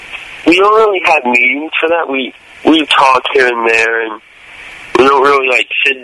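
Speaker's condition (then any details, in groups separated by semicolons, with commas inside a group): Cerebral palsy, mild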